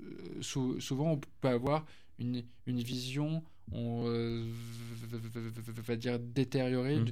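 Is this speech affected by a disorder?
Yes: stuttering; stuttering since early childhood, severe until age 20; until age 20 unable to say two words in a row, school oral work difficult; here repeated sounds, repeated words, prolonged sounds.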